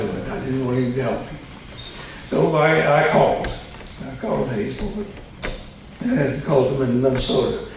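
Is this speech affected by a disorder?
Yes: tongue cancer surgery; both sides of tongue.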